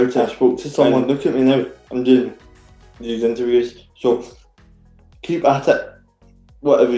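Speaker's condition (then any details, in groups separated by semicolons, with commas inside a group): Cerebral palsy; very rigid body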